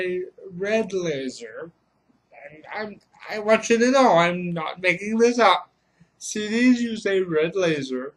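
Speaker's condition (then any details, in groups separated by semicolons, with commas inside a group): Cerebral palsy; reliable voice, uses voice control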